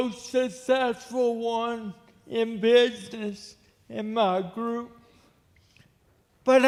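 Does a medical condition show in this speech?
Yes: cerebral palsy; speech impairment.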